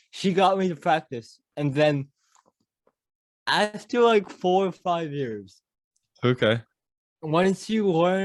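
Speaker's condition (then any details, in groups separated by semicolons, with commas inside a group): Cerebral palsy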